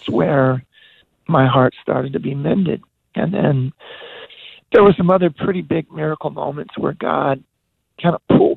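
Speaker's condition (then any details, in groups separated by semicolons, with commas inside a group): Voice disorder; 1995 voice dropped out, couldn't sing or talk, later lost range, control and power, raspy, broken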